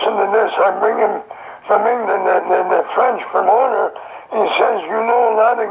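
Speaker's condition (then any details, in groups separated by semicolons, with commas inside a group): Throat cancer; voice described as practically gone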